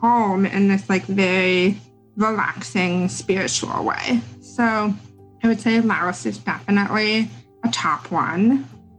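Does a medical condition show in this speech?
Yes: deafness; reads lips, wears cochlear implants; cannot hear anything when implants are off; had speech therapy.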